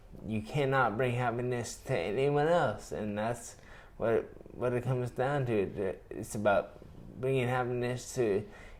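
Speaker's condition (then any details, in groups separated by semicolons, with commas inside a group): Traumatic brain injury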